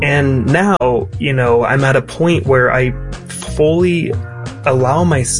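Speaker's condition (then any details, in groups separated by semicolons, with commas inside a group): Stuttering; stuttering since growing up, confidence with voice grew over time; 24 years old; prolonged sounds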